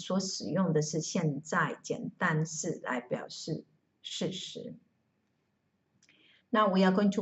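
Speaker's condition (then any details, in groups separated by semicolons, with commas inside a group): No condition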